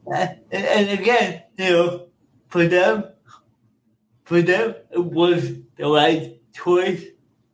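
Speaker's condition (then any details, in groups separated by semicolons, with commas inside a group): Cerebral palsy; cerebral palsy from birth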